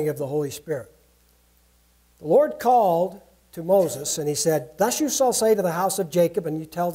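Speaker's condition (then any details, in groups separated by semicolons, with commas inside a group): No condition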